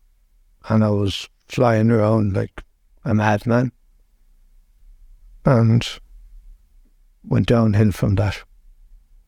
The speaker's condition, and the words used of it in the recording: ALS (motor neuron disease). Because I'm probably going to lose my voice.